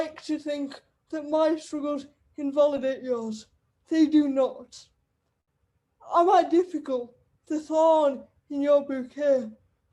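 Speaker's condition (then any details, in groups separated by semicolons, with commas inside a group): Cerebral palsy; wheelchair user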